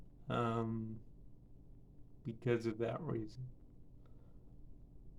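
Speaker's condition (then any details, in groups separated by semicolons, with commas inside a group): Cerebral palsy; affects speech and balance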